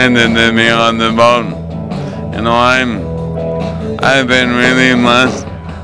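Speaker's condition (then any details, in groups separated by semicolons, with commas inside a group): ALS; legs affected; nearly 17 years since diagnosis, wheelchair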